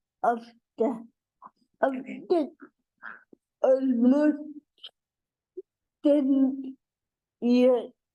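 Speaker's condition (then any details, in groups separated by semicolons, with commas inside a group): Cerebral palsy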